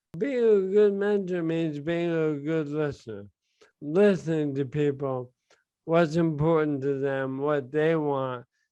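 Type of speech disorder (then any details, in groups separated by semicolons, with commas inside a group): Bulbar dysarthria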